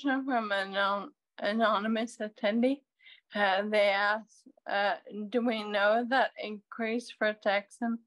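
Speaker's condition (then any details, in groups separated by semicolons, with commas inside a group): Friedreich's ataxia; diagnosed 15 years ago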